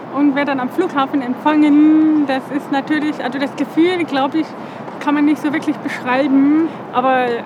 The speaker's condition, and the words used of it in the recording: Deafness. Ihre Mutter hat ihr früh das Sprechen beigebracht.